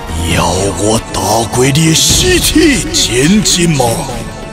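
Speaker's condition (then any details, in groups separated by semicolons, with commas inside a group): No condition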